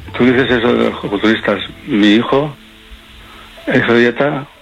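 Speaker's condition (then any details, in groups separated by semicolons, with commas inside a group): Parkinson's; on Parkinson medication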